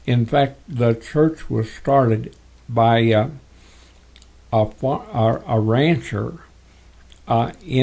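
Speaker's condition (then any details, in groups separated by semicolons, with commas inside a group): Parkinson's; tremors as early symptom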